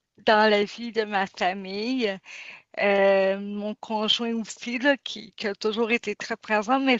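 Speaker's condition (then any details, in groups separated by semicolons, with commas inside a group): Cerebral palsy; since birth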